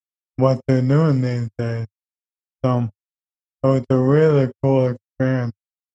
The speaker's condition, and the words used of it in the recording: ALS (motor neuron disease). As you can tell, I don't sound the way I used to.